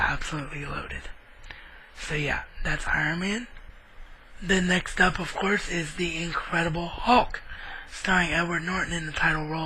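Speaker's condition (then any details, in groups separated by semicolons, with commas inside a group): Cerebral palsy; wheelchair bound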